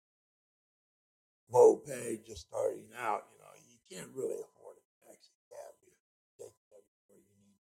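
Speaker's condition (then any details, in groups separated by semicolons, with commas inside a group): Speech impediment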